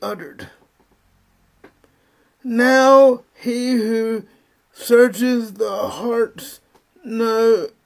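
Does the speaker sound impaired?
Yes: spastic cerebral palsy; uses wheelchair.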